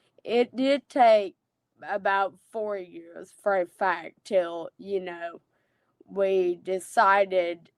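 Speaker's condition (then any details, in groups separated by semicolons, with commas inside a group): Friedreich's ataxia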